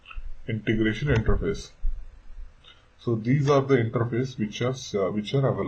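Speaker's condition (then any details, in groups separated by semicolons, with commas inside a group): No condition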